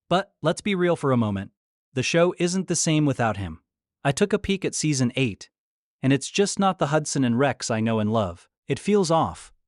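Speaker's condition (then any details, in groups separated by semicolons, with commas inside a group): No condition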